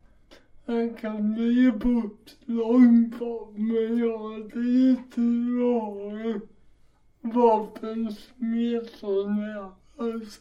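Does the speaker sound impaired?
Yes: cerebral palsy; walking difficulty, walking improved with gym training.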